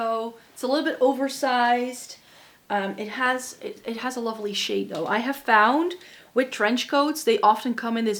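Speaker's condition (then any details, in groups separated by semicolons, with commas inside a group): No condition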